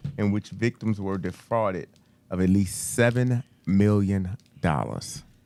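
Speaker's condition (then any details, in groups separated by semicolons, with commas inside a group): No condition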